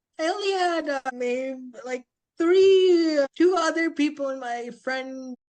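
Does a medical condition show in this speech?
Yes: spastic quadriplegic cerebral palsy.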